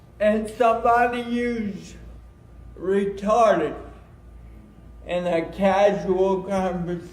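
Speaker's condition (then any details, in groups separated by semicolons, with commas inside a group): Cerebral palsy; since birth, brain damage at birth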